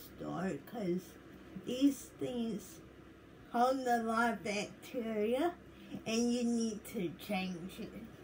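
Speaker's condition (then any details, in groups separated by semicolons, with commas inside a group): Cerebral palsy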